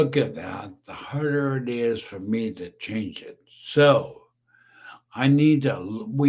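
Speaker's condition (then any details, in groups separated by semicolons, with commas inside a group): Brain injury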